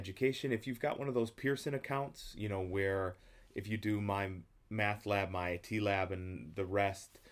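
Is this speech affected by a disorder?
No.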